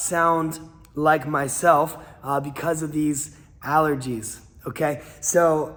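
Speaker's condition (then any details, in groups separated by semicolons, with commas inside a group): No condition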